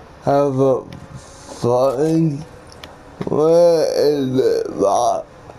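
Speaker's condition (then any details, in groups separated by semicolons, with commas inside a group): Cerebral palsy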